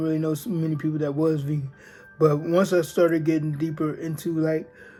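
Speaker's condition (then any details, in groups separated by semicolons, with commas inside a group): Cerebral palsy, spastic diplegia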